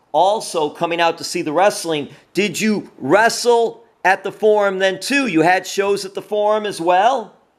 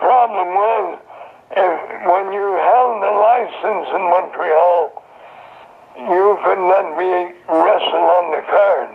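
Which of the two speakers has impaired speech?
The second: throat cancer; survivor.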